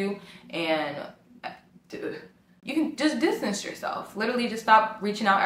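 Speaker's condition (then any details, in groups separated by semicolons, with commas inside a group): No condition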